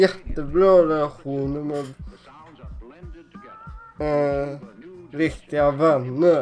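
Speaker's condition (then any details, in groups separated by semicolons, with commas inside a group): Cerebral palsy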